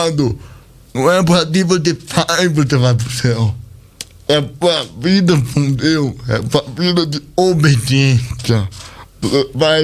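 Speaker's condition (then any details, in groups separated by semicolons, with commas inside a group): Cerebral palsy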